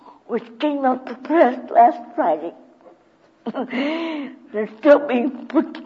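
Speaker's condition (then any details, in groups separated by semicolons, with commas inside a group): Cerebral palsy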